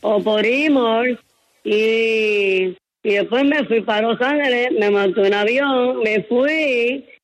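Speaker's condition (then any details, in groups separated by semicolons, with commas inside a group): Down syndrome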